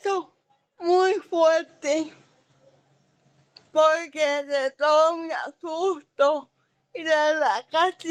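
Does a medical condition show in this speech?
Yes: cerebral palsy.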